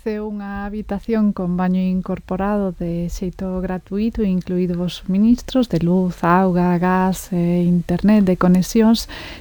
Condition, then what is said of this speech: None; typical speech.